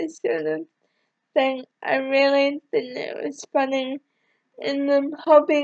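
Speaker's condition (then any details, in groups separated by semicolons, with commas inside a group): Cerebral palsy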